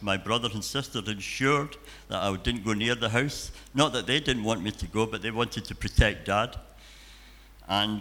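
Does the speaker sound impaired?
Yes: cleft palate and cleft lip.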